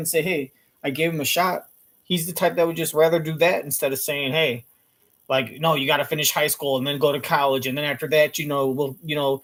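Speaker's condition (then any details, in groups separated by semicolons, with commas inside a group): No condition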